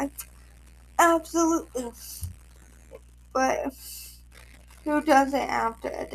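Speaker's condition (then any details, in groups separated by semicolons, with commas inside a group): Cerebral palsy, spastic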